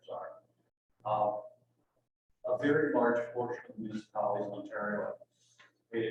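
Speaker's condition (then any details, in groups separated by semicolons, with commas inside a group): No condition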